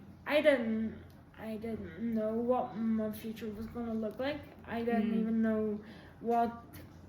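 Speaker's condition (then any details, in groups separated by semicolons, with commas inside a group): Quadriplegic cerebral palsy; many medications, severe spasms, hand tremors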